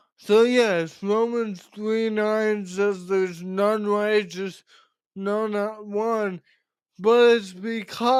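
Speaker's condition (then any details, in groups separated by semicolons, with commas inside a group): Cerebral palsy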